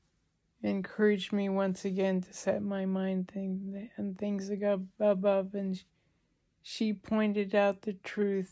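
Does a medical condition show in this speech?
Yes: ALS.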